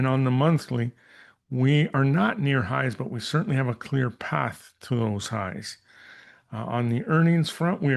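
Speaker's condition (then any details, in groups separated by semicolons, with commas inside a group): No condition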